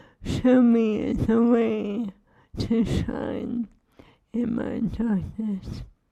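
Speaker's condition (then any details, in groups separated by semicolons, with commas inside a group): ALS; cannot eat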